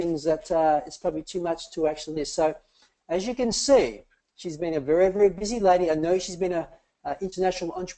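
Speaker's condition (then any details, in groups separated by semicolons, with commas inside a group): No condition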